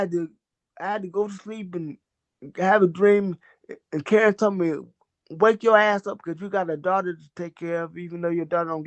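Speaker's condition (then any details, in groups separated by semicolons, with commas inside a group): Cerebral palsy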